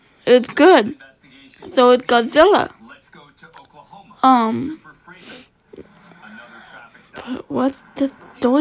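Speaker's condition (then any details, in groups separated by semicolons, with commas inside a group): Cerebral palsy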